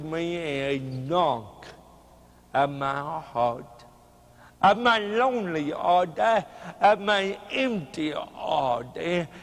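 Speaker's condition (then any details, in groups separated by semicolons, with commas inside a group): Cerebral palsy; speech hard to understand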